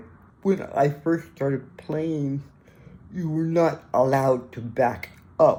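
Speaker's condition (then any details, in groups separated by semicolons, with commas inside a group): Athetoid cerebral palsy; speech, wheelchair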